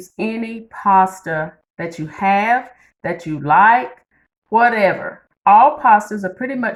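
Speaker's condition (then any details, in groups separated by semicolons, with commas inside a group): No condition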